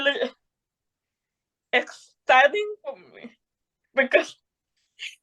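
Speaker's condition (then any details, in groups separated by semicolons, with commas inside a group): Cerebral palsy; caused by severe neonatal jaundice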